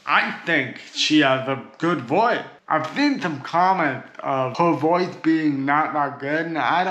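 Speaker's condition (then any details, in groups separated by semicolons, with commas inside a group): Cerebral palsy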